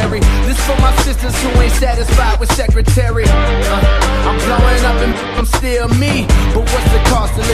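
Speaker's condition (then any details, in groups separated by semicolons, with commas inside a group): No condition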